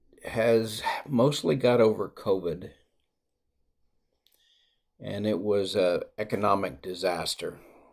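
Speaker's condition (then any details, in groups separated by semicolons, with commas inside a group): No condition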